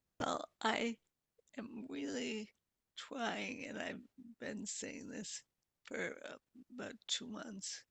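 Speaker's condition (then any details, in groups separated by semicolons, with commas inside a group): Multiple sclerosis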